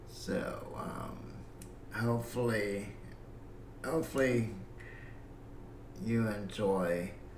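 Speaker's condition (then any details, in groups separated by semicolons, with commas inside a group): Cerebral palsy; breathing fine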